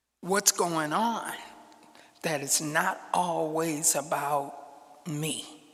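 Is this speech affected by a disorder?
No.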